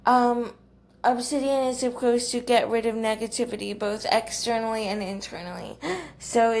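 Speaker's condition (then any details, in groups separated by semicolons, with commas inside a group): Cerebral palsy, athetoid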